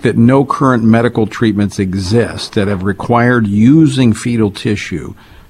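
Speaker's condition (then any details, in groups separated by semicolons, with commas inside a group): No condition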